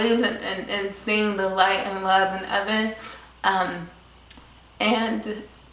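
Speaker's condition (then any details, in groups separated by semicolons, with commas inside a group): Cerebral palsy; speech impediment, most notable aspect of disability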